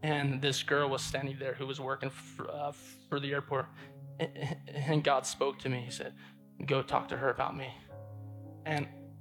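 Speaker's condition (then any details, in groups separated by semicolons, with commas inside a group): Stutter; repeated sounds, prolonged sounds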